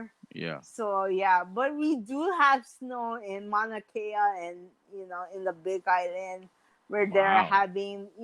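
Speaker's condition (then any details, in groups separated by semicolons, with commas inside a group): Mild cerebral palsy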